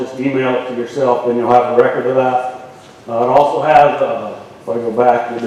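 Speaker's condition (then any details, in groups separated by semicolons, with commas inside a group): No condition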